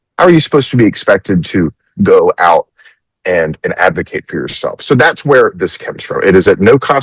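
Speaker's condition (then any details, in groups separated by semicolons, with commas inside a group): No condition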